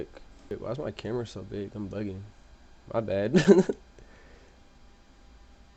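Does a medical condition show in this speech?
No.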